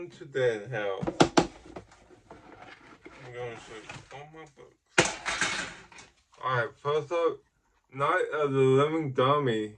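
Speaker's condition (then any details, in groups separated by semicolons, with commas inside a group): Ataxic cerebral palsy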